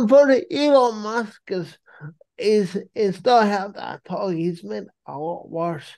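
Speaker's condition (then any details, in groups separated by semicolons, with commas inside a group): Cerebral palsy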